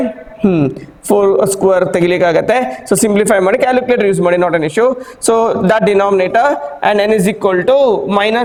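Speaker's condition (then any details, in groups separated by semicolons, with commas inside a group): No condition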